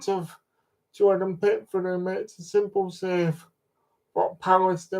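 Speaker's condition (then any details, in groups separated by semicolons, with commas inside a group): Cerebral palsy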